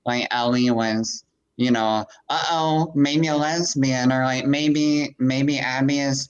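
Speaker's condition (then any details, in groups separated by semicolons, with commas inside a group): Cleft palate; lowering pitch does not help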